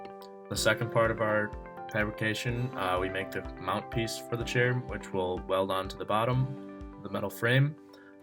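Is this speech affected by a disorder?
No.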